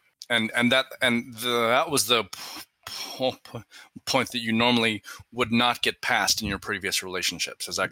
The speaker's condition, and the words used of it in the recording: Stuttering. One of the calls that he had too, where he said it's weird because if you sing, the stutter goes away.